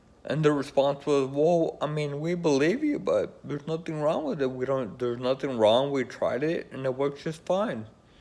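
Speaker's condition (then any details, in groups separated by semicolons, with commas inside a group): Friedreich's ataxia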